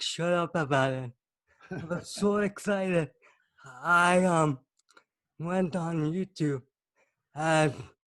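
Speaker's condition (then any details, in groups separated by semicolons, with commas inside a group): Cerebral palsy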